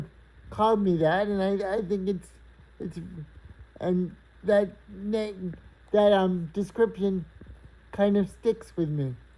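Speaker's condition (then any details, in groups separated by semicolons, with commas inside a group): Cerebral palsy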